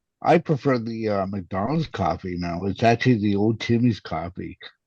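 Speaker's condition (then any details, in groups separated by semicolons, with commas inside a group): Cerebral palsy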